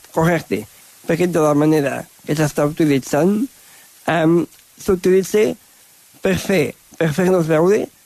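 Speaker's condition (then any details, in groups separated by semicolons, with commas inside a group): Down syndrome; age 30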